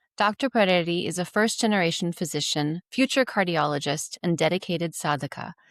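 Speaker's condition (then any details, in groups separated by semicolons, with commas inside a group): No condition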